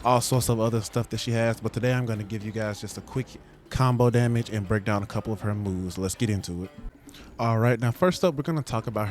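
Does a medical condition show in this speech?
No.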